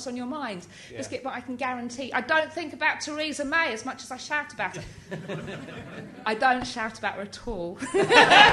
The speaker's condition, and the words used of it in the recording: Tourette syndrome. But tics go up and down in the course of someone's life and they change.